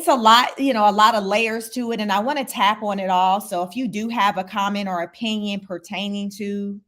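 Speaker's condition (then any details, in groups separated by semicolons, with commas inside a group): No condition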